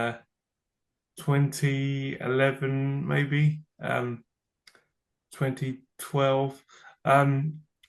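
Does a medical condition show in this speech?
Yes: cerebral palsy; from birth.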